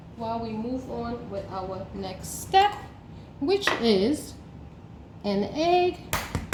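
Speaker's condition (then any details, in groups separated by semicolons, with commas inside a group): No condition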